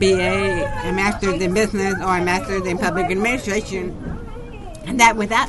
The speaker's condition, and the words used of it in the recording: Deafness. But I heard okay at the time that I was learning speech and language. But my voice will always be different.